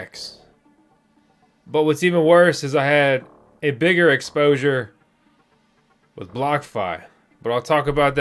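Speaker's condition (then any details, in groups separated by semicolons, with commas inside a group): No condition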